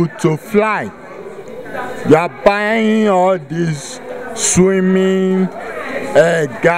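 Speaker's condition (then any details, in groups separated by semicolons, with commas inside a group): Cerebral palsy; affects movement and muscle tone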